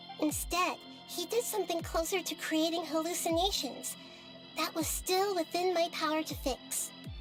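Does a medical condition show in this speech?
No.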